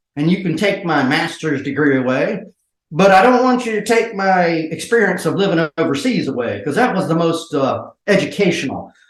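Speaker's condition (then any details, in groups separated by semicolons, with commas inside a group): No condition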